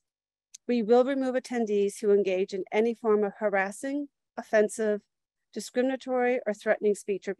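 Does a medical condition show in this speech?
No.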